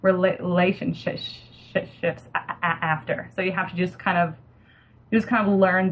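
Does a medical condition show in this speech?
Yes: stuttering; past stuttering therapy with desensitization, learned to live effectively with stuttering; stutters when talking with patients, listeners sometimes react oddly to stuttering; here repeated sounds, prolonged sounds.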